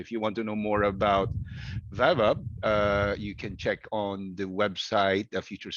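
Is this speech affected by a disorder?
No.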